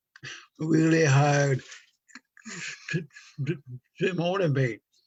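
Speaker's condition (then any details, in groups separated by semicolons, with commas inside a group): Stutter from brain injury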